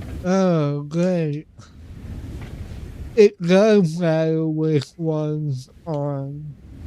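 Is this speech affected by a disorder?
Yes: cerebral palsy; affects voice.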